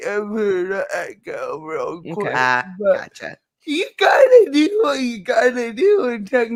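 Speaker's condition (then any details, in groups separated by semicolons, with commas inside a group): Cerebral palsy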